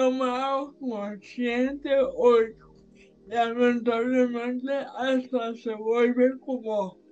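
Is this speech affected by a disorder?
Yes: severe brain injury.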